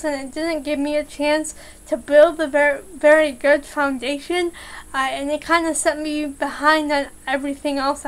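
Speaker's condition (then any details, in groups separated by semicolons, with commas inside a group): Cerebral palsy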